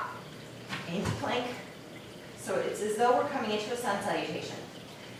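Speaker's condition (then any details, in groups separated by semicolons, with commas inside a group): No condition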